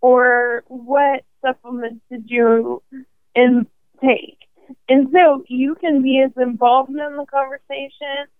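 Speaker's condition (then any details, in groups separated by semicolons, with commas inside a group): ALS; clinic team includes speech and respiratory therapists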